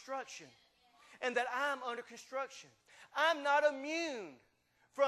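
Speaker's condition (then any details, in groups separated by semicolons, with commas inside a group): No condition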